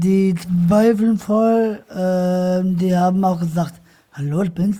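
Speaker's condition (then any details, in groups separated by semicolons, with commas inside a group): Down syndrome; trisomy 21, present from birth, operated right after birth in Hannover, back corset worn earlier; adult, 26 years old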